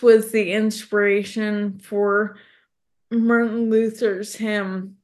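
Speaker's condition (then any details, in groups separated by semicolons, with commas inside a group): ALS; specialist-confirmed diagnosis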